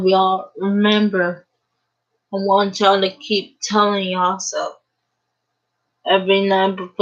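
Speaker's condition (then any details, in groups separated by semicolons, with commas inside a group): Cerebral palsy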